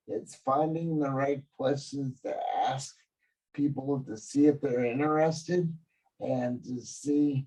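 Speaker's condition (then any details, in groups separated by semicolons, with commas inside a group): Cerebral palsy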